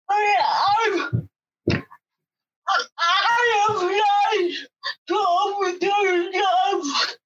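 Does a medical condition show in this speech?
Yes: cerebral palsy; wheelchair for mobility, speech impairment, job provides same interpreter daily over Zoom; interpreter repeats her speech line by line during interview; others may struggle to understand, interpreter revoices her words.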